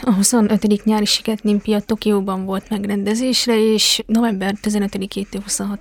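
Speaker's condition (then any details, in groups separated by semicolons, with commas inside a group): Deafness; congenital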